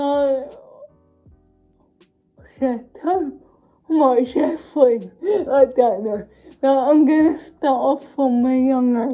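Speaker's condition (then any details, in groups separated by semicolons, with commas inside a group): Cerebral palsy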